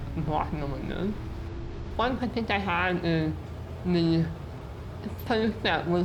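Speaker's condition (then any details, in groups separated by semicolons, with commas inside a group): Muscular dystrophy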